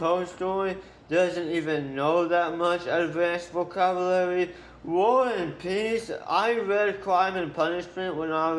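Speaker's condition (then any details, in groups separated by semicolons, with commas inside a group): Tongue cancer surgery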